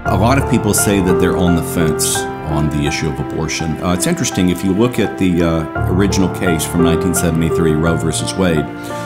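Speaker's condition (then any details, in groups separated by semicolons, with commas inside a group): No condition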